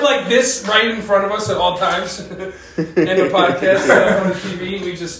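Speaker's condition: No condition

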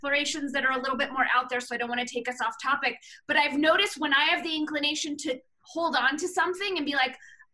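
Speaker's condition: No condition

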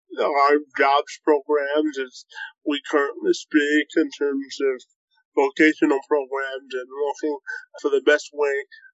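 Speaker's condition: Cerebral palsy; legs affected

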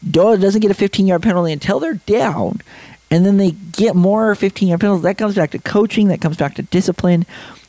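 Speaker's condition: No condition

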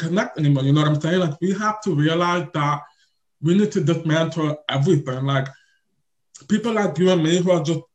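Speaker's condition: Deaf or hard of hearing; on deaf spectrum

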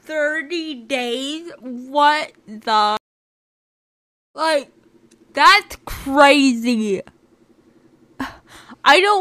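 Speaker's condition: Cerebral palsy; chronic illness and disability

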